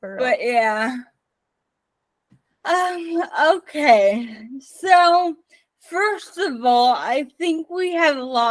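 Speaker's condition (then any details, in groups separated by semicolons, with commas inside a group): Spastic cerebral palsy, mixed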